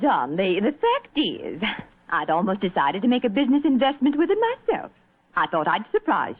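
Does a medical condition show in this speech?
No.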